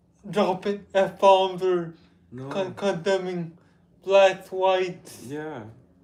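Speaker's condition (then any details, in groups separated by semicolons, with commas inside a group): Cerebral palsy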